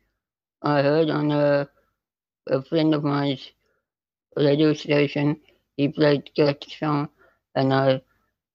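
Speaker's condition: Spinal muscular atrophy type 2; neuromuscular

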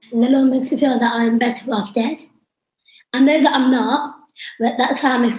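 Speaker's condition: Down syndrome; extra chromosome, present from birth, some level of learning disability

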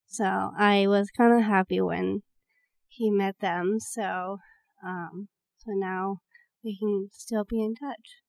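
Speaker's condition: Down syndrome; also hard time breathing

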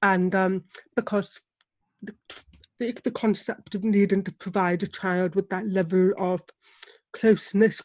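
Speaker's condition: Deafness; relies on lip reading

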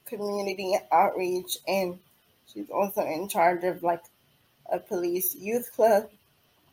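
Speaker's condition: Cerebral palsy; diagnosed at 9 months after delayed development, attended early intervention therapy; age 28, needs help with most daily living activities

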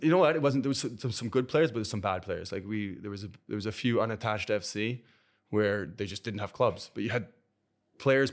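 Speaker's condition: No condition

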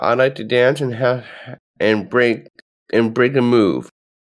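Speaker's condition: Down syndrome; from birth

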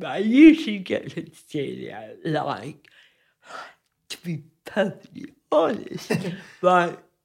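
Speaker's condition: Cerebral palsy; loses balance often

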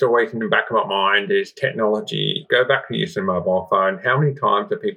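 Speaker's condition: Profound deafness, congenital, severe profound hearing loss; still lip reads

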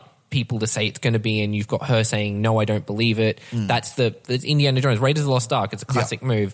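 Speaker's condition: No condition

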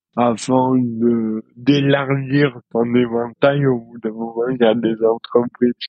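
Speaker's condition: Dystonia; present since birth

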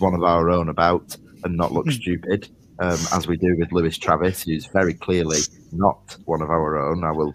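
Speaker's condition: No condition

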